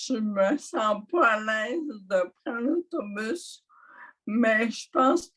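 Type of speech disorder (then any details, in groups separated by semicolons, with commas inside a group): Mild dysarthria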